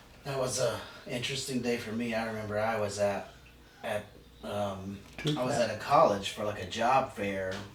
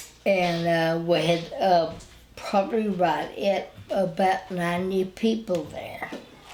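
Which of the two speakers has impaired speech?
The second: spinal ataxia; wheelchair user.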